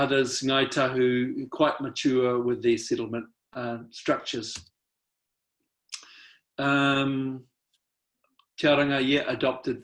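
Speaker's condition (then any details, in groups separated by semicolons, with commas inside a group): No condition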